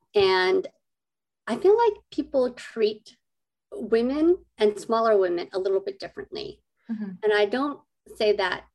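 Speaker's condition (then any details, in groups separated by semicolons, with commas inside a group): Cleft lip and palate; congenital cleft lip and palate, 25 surgeries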